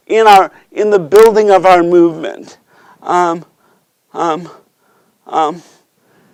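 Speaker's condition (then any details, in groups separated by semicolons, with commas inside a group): Cerebral palsy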